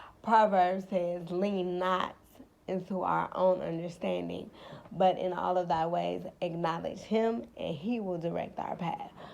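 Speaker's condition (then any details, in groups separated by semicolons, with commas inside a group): Cerebral palsy, spastic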